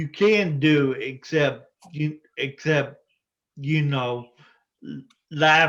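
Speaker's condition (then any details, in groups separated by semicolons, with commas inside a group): Spinocerebellar ataxia type 14, SCA14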